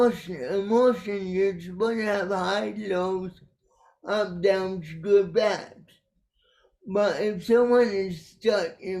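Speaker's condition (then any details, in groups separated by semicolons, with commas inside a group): Cerebral palsy; caused by brainstem aneurysm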